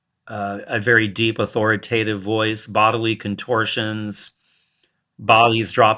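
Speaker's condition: No condition

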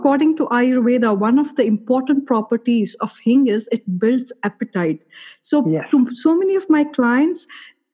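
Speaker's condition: No condition

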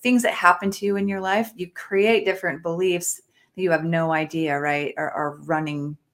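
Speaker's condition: No condition

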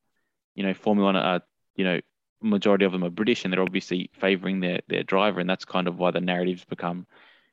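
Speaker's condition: No condition

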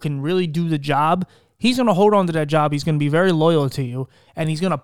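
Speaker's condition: No condition

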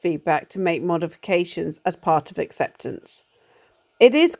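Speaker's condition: No condition

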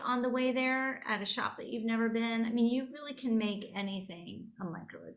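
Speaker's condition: No condition

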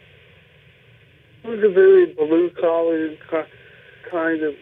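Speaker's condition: Cerebral palsy; speech impediment while growing up

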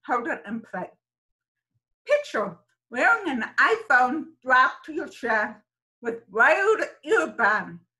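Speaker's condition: Deafness, sensorineural hearing loss; congenital profound sensorineural, damaged nerves, found 9 months, behind-ear aid at 10, adult cochlear implant; hears nothing without it, depends on lip reading, phone only with captions; raised oral, about 10 years speech therapy, mainstreamed in public school

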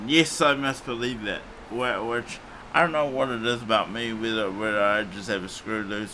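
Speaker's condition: Cerebral palsy; morphine not allowed after it

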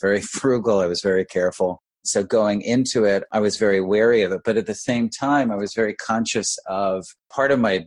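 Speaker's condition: No condition

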